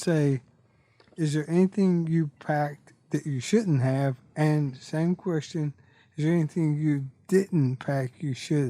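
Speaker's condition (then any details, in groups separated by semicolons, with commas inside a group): ALS; bulbar-upper onset, tongue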